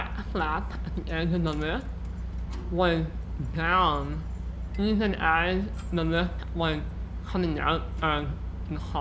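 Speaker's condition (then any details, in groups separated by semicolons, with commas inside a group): Muscular dystrophy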